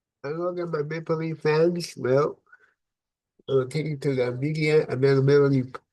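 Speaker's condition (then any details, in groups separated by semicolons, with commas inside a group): Cerebral palsy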